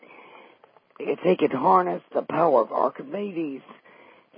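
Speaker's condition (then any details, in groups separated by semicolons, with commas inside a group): Vocal cord paralysis after stroke; wheelchair user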